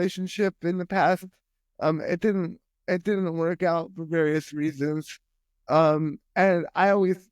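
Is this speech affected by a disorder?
Yes: spastic quadriplegic cerebral palsy.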